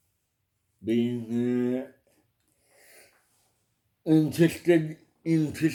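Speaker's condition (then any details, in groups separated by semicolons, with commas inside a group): Cerebral palsy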